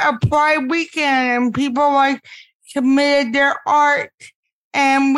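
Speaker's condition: Cerebral palsy; impaired speech

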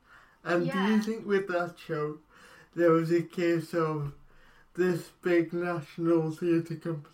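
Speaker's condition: Cerebral palsy; brain damage at or around birth

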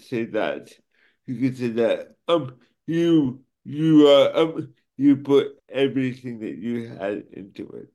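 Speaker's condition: Cerebral palsy; affects speech and motor skills

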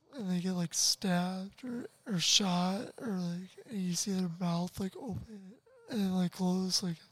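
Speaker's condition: Tracheostomy, ventilator dependent; ventilator 24 hours a day through tracheostomy

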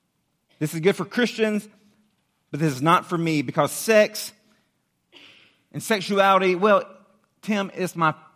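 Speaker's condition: No condition

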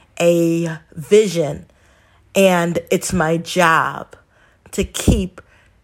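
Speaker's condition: Stuttering; traumatic brain injury; stumbles on words, may ramble; prolonged sounds, blocks

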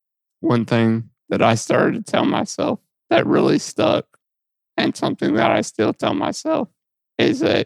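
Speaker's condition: Muscular dystrophy; repositioned in bed by mother

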